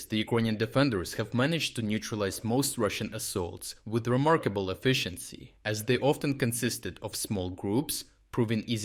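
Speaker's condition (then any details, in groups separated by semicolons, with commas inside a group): No condition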